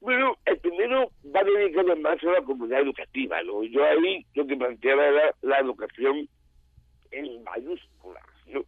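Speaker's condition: Down syndrome; genetic, extra chromosome

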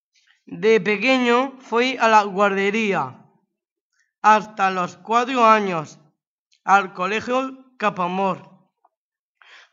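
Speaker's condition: Down syndrome; age 20

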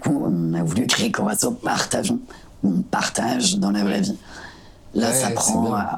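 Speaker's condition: Partial laryngectomy; normal voice for 22 years before surgery; very hoarse voice after surgery, new voice replaced normal one

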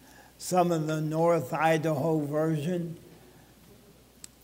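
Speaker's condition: ALS (Lou Gehrig's disease); soft voice

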